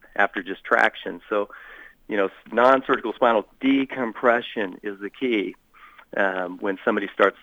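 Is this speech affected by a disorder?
No.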